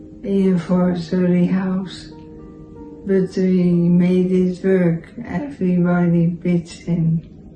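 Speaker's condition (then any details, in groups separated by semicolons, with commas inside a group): Multiple system atrophy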